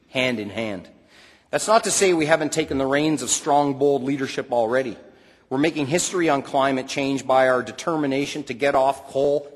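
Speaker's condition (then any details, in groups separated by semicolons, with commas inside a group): No condition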